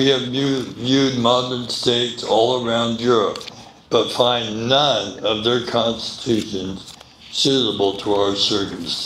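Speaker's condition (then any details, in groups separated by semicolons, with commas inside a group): Medical condition affecting speech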